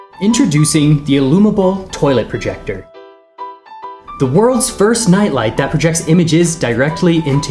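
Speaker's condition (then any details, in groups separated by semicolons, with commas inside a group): No condition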